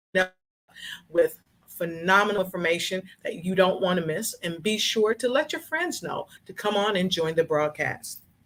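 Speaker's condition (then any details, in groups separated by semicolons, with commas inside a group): No condition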